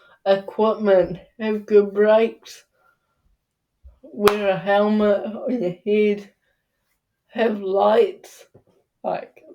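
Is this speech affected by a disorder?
Yes: cerebral palsy.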